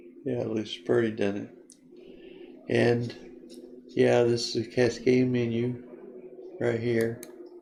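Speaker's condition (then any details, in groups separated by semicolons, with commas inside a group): Parkinson's disease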